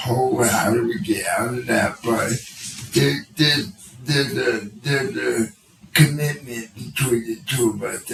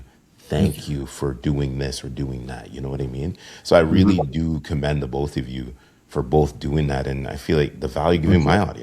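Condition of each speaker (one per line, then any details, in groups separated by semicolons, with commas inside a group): Cerebral palsy; spastic quadriplegic, spasticity all four limbs including right hand; childhood therapy
No condition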